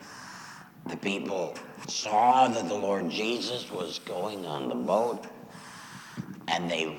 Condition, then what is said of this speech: Laryngectomy. So I'm speaking to you with a kazoo in my throat today.